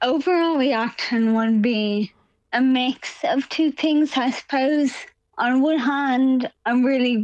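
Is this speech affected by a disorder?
Yes: Friedreich's ataxia; rare neurological disorder, only existing treatment sky clarys not yet available in Ireland.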